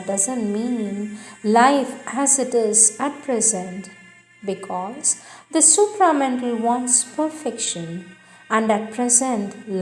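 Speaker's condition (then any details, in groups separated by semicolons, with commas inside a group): No condition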